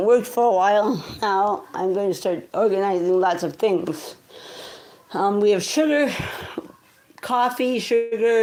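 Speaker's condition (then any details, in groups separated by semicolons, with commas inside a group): Cerebral palsy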